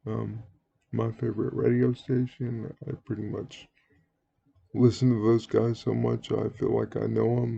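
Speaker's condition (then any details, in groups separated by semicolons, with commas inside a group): Cerebral palsy; speaks relatively well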